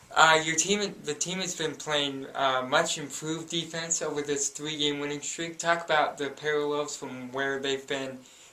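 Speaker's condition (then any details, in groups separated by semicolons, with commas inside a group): No condition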